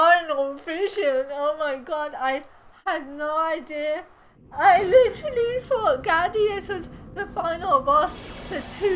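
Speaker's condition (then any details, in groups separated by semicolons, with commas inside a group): Cerebral palsy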